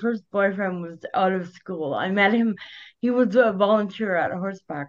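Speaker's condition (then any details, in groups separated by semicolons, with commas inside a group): Cerebral palsy; onset at birth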